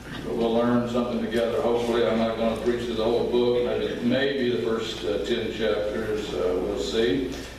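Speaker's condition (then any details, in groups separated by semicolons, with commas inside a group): No condition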